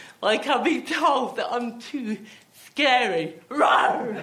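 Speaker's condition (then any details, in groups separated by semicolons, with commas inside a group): Athetoid cerebral palsy; with myotonia and ataxia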